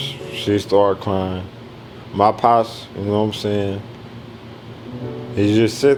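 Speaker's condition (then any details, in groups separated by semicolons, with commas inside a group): ALS; speech progressively lost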